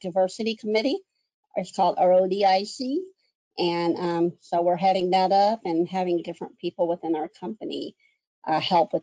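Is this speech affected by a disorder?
Yes: cleft lip and palate; congenital cleft lip and cleft palate, 60 plus surgeries.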